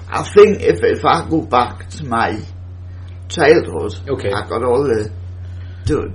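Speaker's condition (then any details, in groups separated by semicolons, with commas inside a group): Cerebral palsy; wheelchair user since childhood, first wheelchair fundraised, needed specialist wheelchair type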